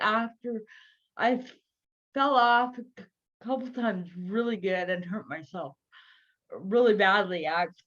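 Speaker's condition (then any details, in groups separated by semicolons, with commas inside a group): Cerebral palsy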